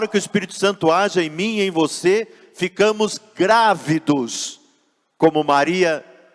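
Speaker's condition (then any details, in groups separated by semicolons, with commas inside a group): No condition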